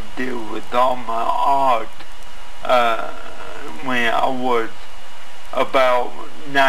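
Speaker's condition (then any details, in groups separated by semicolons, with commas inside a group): Cerebral palsy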